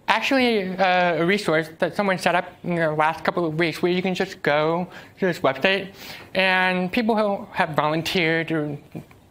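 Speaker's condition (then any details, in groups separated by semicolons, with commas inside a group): Deafness; cannot follow game voice chat or spoken cues amid noise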